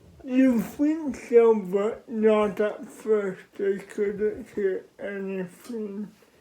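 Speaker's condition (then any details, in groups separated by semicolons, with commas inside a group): Cerebral palsy; respiratory complications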